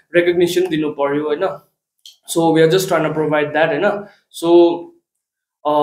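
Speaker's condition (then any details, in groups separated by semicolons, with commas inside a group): No condition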